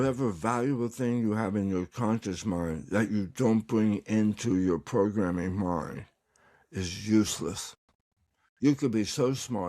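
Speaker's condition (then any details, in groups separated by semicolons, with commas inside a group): Tongue cancer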